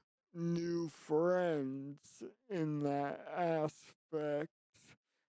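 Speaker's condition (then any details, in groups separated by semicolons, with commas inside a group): Traumatic brain injury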